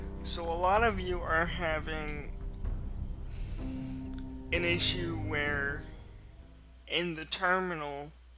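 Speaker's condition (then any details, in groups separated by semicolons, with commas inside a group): Cerebral palsy, mild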